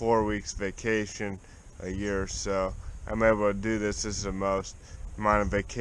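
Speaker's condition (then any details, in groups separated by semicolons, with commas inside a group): Cerebral palsy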